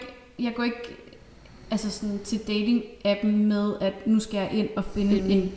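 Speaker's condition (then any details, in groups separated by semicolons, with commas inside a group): No condition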